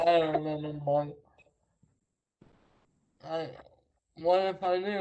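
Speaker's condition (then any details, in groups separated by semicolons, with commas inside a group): Traumatic brain injury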